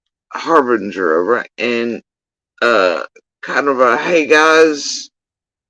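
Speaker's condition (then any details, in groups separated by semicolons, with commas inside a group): Facial paralysis after surgery; tongue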